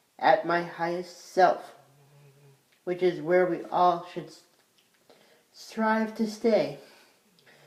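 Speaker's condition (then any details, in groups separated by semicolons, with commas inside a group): Cerebral palsy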